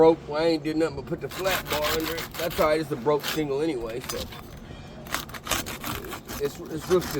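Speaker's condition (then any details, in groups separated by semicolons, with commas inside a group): No condition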